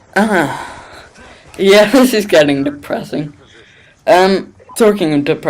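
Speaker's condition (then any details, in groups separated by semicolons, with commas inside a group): Cerebral palsy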